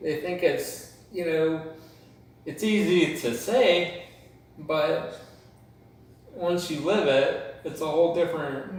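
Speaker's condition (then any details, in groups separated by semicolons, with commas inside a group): Cerebral palsy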